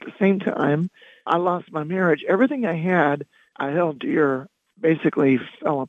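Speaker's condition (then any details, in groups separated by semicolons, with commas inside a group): Loss of singing voice; can still speak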